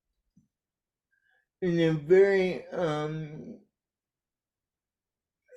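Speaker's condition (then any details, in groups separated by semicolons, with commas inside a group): Cerebral palsy; caused by brainstem aneurysm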